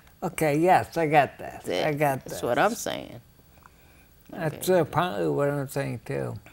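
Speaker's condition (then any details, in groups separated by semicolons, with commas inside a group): Ataxia; rare, progressive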